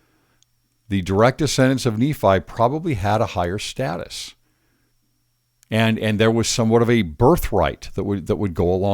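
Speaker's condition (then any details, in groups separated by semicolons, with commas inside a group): No condition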